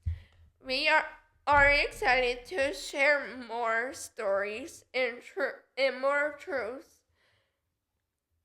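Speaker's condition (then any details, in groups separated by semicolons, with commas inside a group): Cerebral palsy; affects muscles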